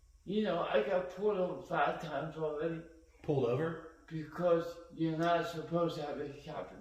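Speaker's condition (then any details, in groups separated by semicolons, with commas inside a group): Cerebral palsy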